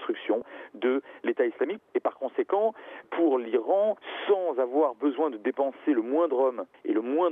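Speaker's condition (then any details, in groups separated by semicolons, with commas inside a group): No condition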